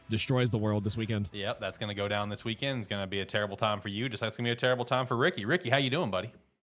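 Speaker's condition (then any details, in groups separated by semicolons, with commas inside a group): No condition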